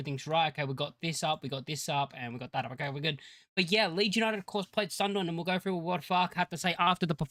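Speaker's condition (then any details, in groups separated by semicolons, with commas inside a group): No condition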